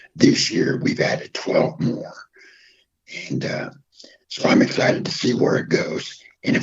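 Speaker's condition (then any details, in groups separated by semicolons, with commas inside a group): Throat cancer, half voicebox, partial laryngectomy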